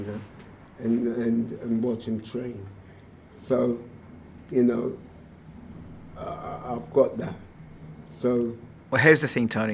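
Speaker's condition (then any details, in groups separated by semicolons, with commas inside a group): Motor neurone disease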